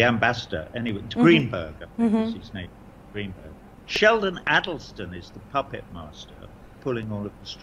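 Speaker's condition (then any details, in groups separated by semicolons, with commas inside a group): No condition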